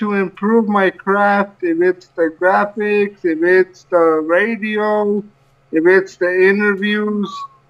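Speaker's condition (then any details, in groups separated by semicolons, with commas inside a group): Cerebral palsy; from birth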